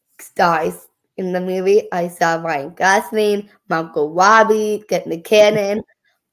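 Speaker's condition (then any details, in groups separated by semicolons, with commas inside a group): Down syndrome; prenatal diagnosis at 20-week ultrasound, chromosomal disorder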